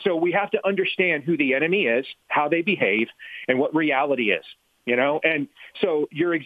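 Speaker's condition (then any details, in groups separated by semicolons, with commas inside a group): No condition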